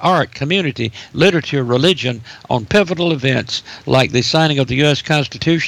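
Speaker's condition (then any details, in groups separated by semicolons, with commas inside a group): No condition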